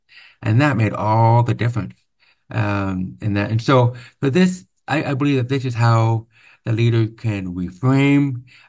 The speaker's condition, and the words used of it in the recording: Deafness. That's because I was born with a very severe hearing loss and had over 13 years of speech therapy.